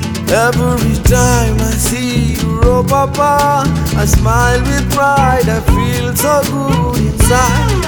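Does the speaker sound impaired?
No.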